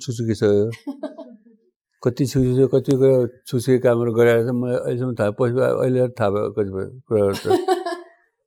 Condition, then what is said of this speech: Parkinson's disease. बोलेको अलि लटपट लटपट लठेर लठेर जस्तो भइरहेको छ